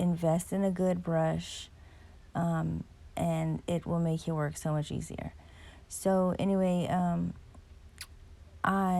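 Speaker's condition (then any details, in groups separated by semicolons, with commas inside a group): No condition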